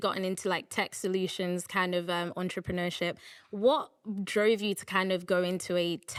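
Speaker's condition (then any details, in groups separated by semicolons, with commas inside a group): No condition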